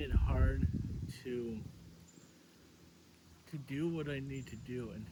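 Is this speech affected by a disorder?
Yes: cerebral palsy.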